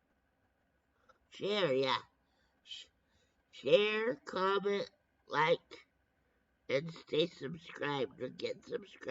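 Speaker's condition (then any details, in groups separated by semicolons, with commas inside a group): Brain injury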